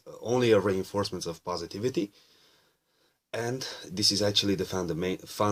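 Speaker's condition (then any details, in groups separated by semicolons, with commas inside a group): No condition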